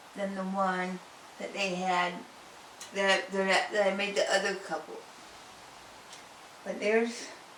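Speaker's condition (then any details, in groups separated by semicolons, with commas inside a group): Head and neck cancer; tongue cancer, surgery and other treatments; physical and speech therapy stopped; had speech therapy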